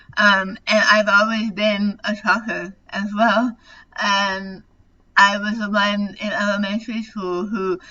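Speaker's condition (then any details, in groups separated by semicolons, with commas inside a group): Tongue cancer surgery; over half of tongue removed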